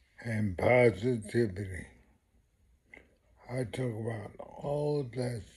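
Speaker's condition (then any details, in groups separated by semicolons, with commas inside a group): Multiple sclerosis; sometimes affects talking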